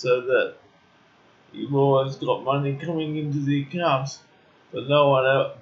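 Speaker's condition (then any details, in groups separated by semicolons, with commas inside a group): Cerebral palsy; uses wheelchair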